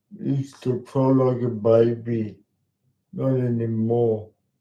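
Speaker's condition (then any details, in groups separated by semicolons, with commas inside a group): Cerebral palsy; talks slowly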